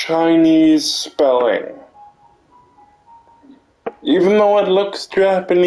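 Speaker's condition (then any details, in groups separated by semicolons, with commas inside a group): Cerebral palsy; limbs affected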